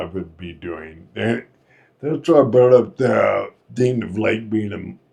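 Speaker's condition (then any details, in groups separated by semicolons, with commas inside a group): Friedreich's ataxia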